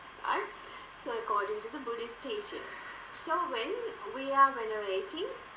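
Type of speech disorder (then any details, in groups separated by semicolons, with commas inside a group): None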